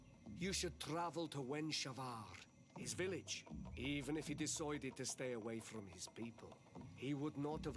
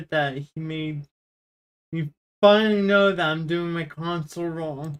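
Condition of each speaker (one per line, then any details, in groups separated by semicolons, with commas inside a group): No condition
Cerebral palsy; wheelchair user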